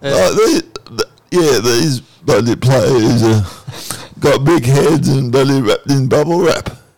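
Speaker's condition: Cerebral palsy

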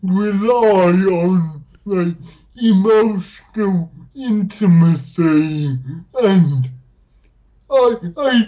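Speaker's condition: Dysarthria; some words misheard by host

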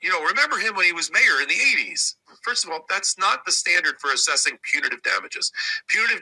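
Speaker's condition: No condition

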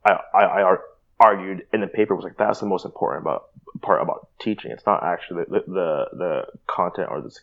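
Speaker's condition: Stuttering; stutters a lot; repeated sounds, repeated words

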